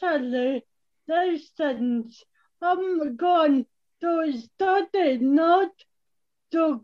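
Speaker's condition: Cerebral palsy (acted); speech hard for unfamiliar listener to understand over Zoom call, mistaken for signal problem

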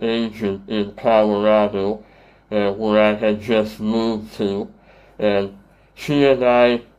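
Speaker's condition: Treacher Collins syndrome; speech therapy

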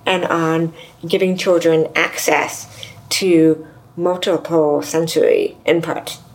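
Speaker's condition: Deafness, severe to profound; implant worse ear 34

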